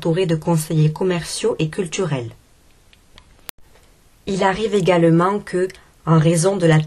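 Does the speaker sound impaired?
No.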